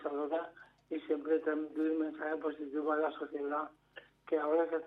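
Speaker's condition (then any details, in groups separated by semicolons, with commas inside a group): Amyotrophic lateral sclerosis; progressive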